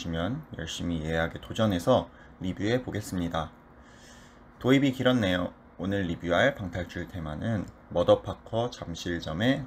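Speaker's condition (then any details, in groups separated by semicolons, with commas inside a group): No condition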